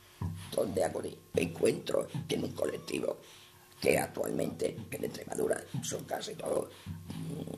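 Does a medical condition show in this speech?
Yes: total laryngectomy; laryngeal cancer.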